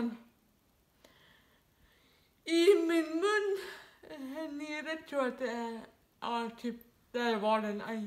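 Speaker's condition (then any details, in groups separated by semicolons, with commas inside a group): Dyskinetic cerebral palsy, severe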